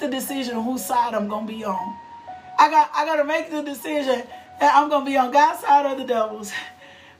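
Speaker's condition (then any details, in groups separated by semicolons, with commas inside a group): No condition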